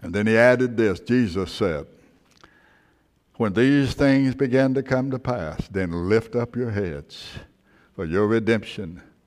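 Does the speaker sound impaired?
No.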